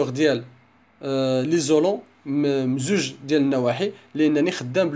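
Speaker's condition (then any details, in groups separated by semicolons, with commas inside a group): No condition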